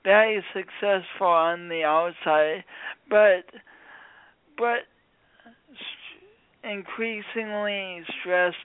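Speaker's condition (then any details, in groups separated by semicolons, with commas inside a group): Speech impediment from birth injury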